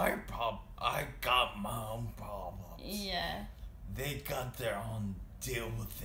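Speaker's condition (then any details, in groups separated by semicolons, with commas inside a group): Traumatic brain injury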